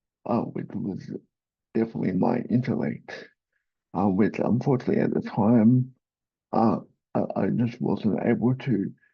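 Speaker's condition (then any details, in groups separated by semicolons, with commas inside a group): Cerebral palsy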